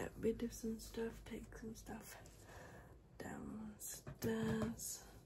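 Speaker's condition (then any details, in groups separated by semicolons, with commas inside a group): Cerebral palsy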